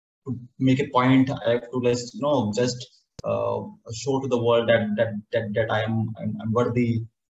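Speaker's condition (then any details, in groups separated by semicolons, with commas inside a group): Stammering; stammering began around age eight, undiagnosed learning disability, self-diagnosed dyslexia and dyspraxia, motor coordination difficulties; stammering no longer affects everyday life, enjoys stammering now; difficulty articulating and forming sentences, worse in English as non-native language; repeated sounds, repeated words, blocks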